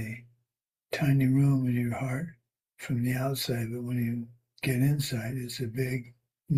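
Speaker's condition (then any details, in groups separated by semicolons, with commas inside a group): Parkinson's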